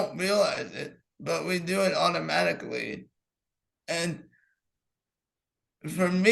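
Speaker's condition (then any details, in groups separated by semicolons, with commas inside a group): Cerebral palsy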